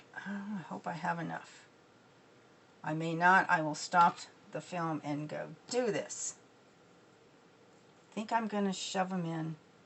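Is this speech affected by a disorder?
No.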